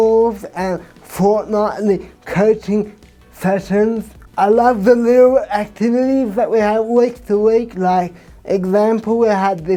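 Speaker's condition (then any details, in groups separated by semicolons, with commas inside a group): Cerebral palsy; from birth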